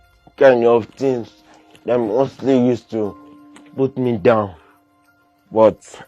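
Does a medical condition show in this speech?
Yes: cerebral palsy.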